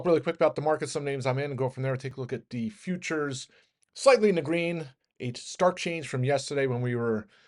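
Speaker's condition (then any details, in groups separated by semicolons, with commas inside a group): No condition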